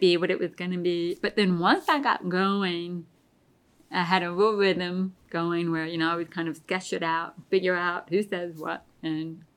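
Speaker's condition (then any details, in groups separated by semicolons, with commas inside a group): Deafness; pretty bad tinnitus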